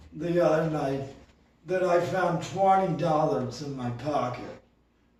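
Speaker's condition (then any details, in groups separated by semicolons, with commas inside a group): Cerebral palsy; movement disorder since childhood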